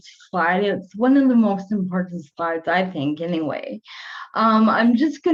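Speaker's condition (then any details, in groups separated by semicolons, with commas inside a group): Cerebral palsy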